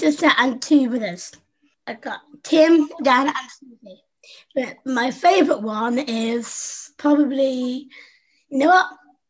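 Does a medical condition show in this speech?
Yes: Down syndrome; present from birth, infant heart failure, heart surgery, pneumonia, stopped breathing, resuscitated, chest problems; adult woman, 25; learned to speak by copying younger sister Susie, second top grade and b in French speaking.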